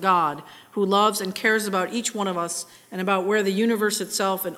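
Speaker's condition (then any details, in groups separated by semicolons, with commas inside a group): No condition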